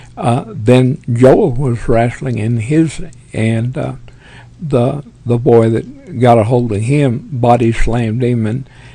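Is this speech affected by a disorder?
Yes: Parkinson's; tremors as early symptom.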